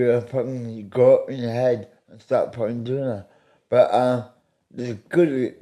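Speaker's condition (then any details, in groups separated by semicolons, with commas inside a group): Medication-induced speech impediment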